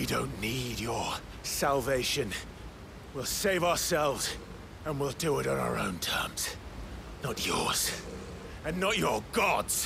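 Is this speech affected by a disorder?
No.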